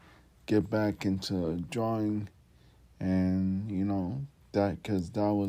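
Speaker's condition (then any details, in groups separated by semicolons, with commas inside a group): Multiple sclerosis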